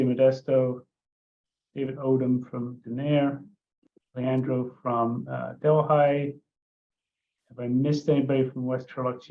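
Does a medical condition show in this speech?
No.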